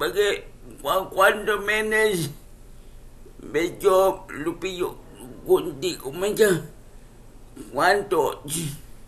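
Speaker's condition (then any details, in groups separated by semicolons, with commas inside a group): Cerebral palsy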